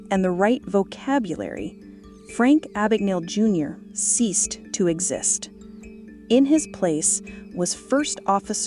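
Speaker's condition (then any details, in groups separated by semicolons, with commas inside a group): No condition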